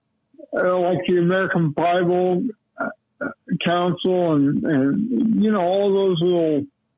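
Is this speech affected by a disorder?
Yes: cerebral palsy; lifelong.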